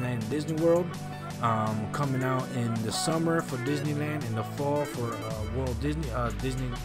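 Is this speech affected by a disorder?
No.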